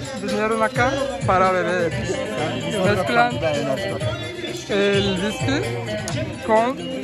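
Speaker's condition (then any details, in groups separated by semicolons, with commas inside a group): No condition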